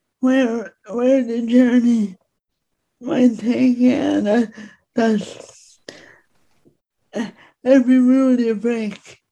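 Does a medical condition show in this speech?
Yes: speech impediment; speaks in own way without modifying accent.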